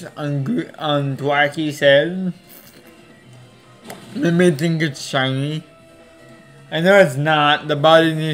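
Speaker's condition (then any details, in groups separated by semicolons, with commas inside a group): Cerebral palsy; affects legs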